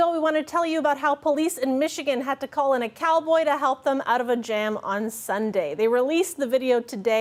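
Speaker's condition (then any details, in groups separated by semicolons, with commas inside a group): No condition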